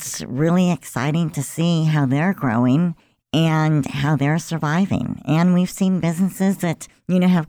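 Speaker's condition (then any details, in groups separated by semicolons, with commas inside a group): Cleft lip and palate; congenital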